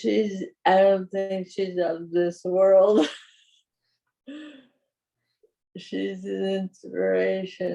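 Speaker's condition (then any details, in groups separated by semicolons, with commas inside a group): Parkinson's; awake brain surgery; voice weaker than before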